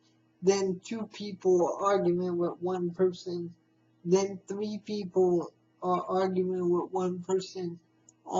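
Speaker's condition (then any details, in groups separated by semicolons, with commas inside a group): Spastic cerebral palsy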